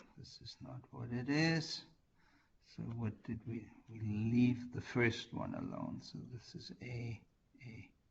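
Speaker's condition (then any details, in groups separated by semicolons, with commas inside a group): No condition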